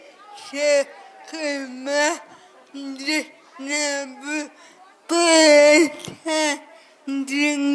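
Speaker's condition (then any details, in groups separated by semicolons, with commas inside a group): Cerebral palsy; speech not clear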